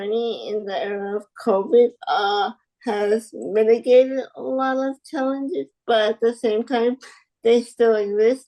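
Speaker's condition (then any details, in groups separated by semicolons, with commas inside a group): Spastic quadriplegic cerebral palsy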